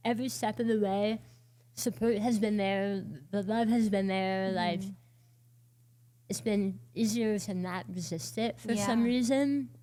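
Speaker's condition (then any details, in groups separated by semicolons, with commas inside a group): Oral cancer, partial glossectomy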